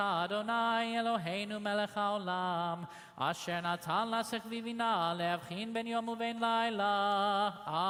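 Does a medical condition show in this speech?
No.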